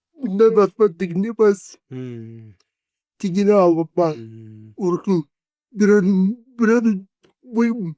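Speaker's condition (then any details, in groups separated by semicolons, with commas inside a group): Cerebral palsy; 40 years with condition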